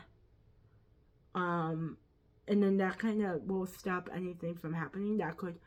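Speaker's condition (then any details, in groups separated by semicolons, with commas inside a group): Quadriplegic cerebral palsy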